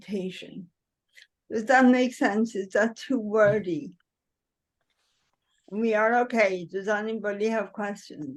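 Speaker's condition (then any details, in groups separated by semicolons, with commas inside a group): Cerebral palsy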